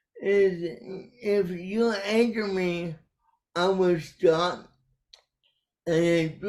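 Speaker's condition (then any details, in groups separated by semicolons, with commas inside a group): Cerebral palsy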